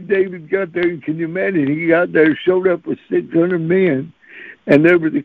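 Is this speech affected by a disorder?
Yes: cerebral palsy; since birth.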